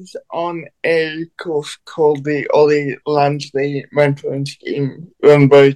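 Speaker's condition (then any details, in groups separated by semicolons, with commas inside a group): Cerebral palsy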